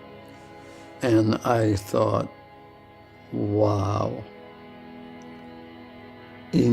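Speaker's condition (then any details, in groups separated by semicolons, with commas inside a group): ALS; degenerative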